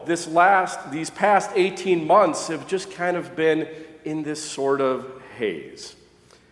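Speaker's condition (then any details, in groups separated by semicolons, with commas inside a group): No condition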